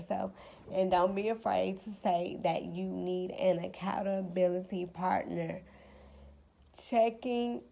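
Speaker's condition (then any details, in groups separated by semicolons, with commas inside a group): Cerebral palsy, spastic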